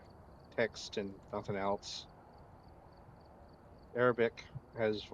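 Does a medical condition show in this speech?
No.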